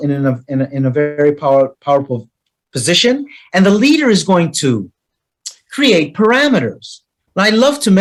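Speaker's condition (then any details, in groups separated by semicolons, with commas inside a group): No condition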